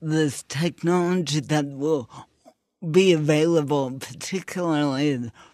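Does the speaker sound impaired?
Yes: cerebral palsy; cerebral palsy present from birth, brain cells died at birth; speech slurred, slurring tongue, hand tremor, reduced balance and coordination, intense muscles.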